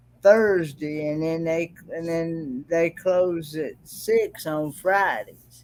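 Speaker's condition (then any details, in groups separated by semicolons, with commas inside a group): Cerebral palsy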